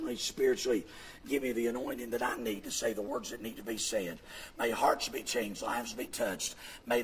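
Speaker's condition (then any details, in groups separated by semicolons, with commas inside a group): Vocal fold paralysis; pushes much air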